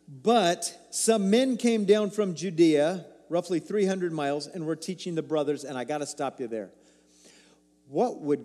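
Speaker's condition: No condition

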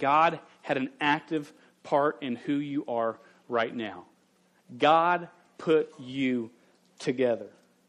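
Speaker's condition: Stuttering; still stutters, speaks in front of crowds despite stutter; blocks, gets stuck on own name and short words like a and and; prolonged sounds, blocks

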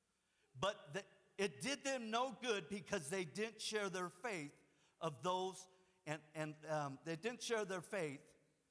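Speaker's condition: No condition

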